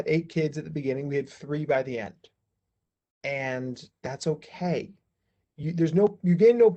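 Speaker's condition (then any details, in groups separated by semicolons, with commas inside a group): No condition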